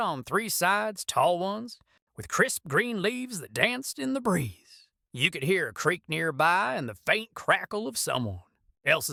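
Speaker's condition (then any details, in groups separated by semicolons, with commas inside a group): No condition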